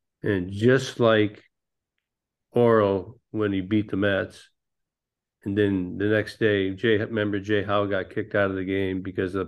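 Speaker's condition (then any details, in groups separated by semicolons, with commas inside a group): Parkinson's disease; man nearly 66, no longer flies planes because of Parkinson's; ping pong, pool, pickleball, bowling as activities to help with Parkinson's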